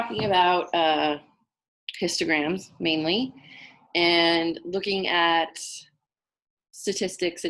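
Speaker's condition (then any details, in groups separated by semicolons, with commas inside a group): No condition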